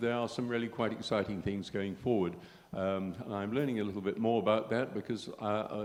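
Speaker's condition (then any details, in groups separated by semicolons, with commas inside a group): No condition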